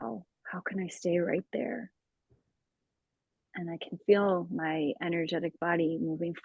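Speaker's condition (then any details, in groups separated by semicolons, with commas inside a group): No condition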